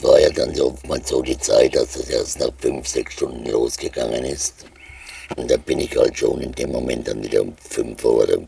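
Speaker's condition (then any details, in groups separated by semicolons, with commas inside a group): Total laryngectomy, voice prosthesis (shunt valve) speech; total laryngectomy many years ago, large abscess over epiglottis and larynx, earlier emergency tracheotomy, no radiation; speaks via shunt valve, standard cannula failed to seal stoma, rehab speech therapy, swallowing fairly good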